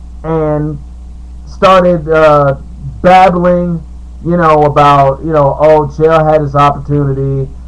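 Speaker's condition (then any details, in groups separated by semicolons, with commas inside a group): No condition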